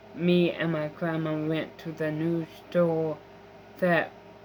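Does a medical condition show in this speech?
Yes: mild cerebral palsy.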